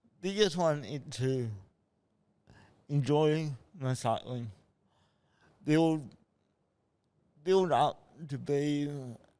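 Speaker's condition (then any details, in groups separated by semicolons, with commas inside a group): Cerebral palsy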